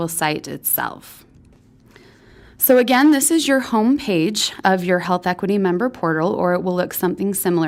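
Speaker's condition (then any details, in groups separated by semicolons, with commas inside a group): No condition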